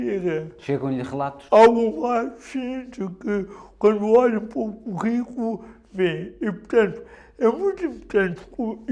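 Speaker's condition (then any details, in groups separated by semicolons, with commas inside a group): Cerebral palsy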